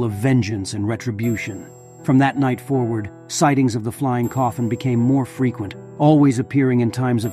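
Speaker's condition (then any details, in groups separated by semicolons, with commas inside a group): No condition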